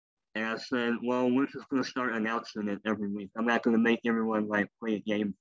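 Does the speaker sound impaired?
Yes: cleft lip and palate; rare genetic birth disorder.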